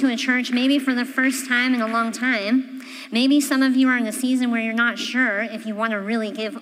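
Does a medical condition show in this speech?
Yes: cleft palate; voice sounds different, half of voice vibrations go through nose, nasal resonance.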